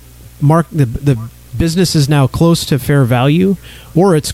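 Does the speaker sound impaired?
No.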